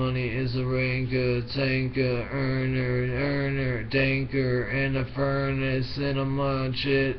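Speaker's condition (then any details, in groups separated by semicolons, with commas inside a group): Brain injury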